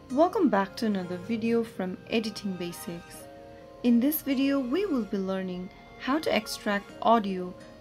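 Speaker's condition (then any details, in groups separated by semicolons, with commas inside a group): No condition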